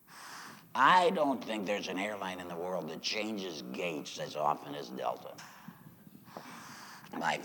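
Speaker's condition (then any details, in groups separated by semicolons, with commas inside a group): Laryngectomy; says used to serve God with voice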